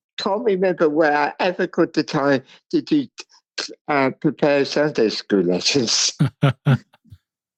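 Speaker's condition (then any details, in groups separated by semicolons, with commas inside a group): Cerebral palsy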